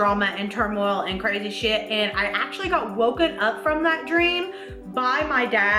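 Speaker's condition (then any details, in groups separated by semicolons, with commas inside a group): No condition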